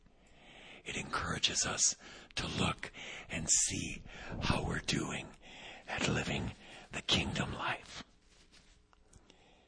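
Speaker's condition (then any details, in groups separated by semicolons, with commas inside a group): Vocal cord paralysis, unilateral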